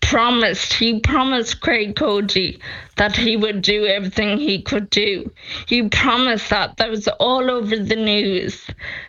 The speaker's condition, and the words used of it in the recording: Ataxia. Your speech, I have to say, is deteriorating.